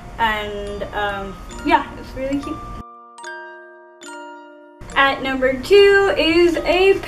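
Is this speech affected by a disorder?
No.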